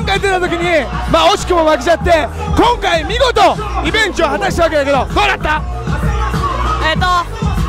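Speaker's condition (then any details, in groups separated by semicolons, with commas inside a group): No condition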